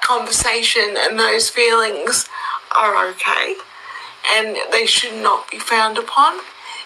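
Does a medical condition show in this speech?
Yes: cerebral palsy; brain damage, present since childhood.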